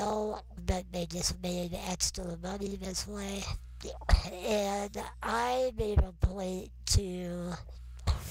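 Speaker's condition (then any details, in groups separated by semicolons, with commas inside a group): Non-progressive muscular dystrophy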